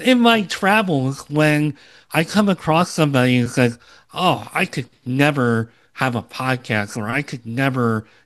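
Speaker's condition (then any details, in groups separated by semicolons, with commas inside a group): Cleft lip and palate, Opitz G/BBB syndrome; improved with podcast practice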